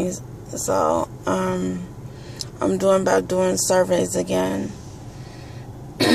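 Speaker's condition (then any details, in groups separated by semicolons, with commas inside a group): Brain injury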